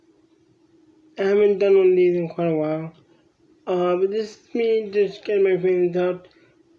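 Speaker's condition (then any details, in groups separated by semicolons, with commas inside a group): Cerebral palsy; from birth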